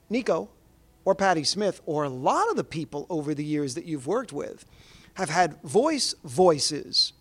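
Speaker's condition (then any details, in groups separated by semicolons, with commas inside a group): No condition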